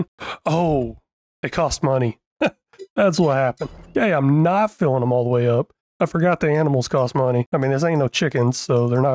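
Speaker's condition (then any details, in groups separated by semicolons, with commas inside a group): No condition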